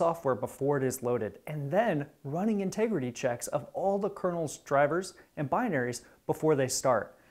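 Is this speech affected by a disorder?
No.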